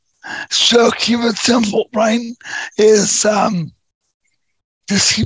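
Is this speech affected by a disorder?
Yes: neurofibromatosis type 2; genetic nerve tumors since 2011-2012, deaf one ear, hearing and vision loss, two prior brain surgeries; voice shot from brain stem tumor, surgery hoped to improve voice and hearing.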